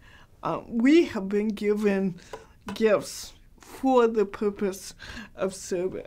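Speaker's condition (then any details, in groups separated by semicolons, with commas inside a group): Cerebral palsy, mild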